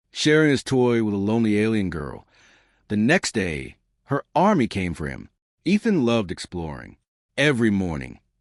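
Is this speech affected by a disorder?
No.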